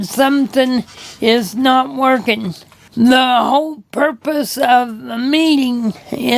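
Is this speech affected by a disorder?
Yes: cerebral palsy.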